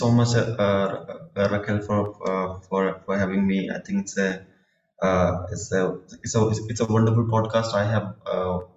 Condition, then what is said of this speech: Stuttering. And since I started to talk with, you know, with more and more exposure to different scenarios, I am becoming good in articulating my views.